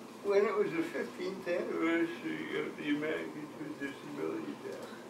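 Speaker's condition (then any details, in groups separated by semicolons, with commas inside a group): Cerebral palsy; from birth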